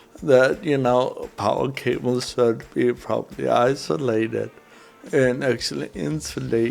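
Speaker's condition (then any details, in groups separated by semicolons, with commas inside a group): Cerebral palsy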